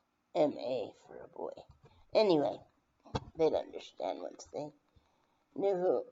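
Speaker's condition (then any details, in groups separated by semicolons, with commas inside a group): Brain injury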